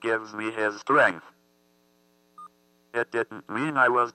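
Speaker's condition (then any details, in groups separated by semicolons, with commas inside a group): Athetoid cerebral palsy; motor brain injury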